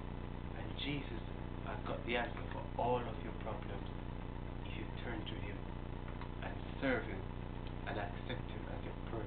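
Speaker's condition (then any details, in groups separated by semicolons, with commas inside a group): No condition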